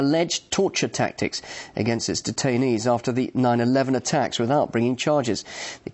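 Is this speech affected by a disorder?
No.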